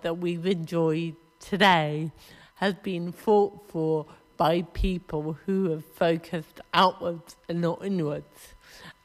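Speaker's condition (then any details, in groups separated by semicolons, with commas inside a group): Cerebral palsy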